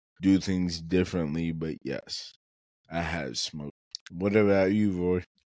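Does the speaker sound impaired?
Yes: cerebral palsy; muscles needing relaxation, never tried marijuana for it.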